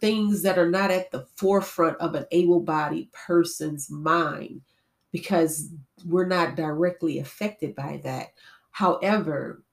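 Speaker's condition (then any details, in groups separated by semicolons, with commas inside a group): No condition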